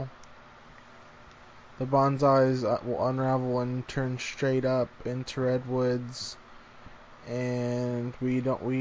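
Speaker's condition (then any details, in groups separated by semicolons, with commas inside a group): No condition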